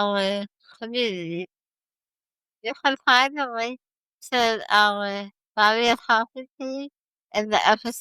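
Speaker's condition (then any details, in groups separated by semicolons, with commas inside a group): Spinal muscular atrophy type 1, severe; about 30 years since diagnosis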